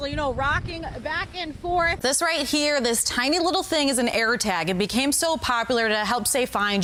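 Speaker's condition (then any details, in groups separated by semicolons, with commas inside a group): No condition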